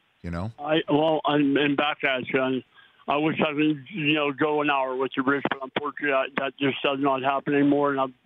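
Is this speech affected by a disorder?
Yes: oral cancer; may be hard to understand.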